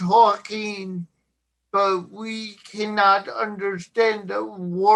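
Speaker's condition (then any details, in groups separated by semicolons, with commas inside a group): Cerebral palsy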